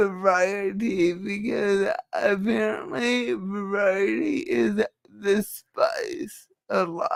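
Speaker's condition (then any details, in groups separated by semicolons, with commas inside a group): Cerebral palsy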